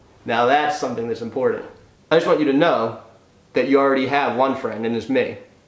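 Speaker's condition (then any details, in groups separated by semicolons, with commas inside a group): No condition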